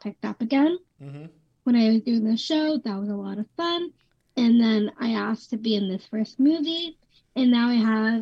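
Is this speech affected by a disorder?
Yes: Down syndrome; past speech therapy, therapist helped connect with thoughts, open heart surgery at 19, stopped singing and vocal coaching afterwards; 21 years old, recovering well from heart surgery; mother says speaks fast, hosts say speaks and sings beautifully, eloquent, not too fast, self-described big talker.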